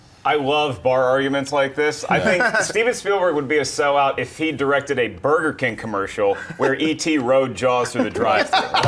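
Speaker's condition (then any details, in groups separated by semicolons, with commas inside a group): No condition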